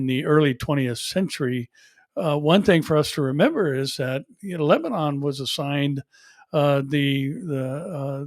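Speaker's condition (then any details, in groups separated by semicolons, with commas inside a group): No condition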